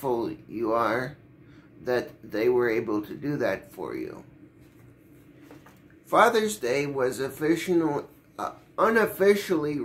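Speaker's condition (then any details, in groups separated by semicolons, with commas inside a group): Cerebral palsy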